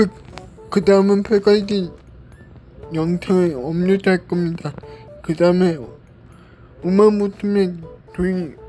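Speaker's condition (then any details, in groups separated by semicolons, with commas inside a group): Cerebral palsy; brain lesion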